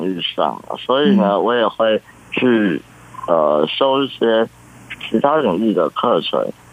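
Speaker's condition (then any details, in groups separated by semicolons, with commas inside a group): Congenital muscular dystrophy; present from birth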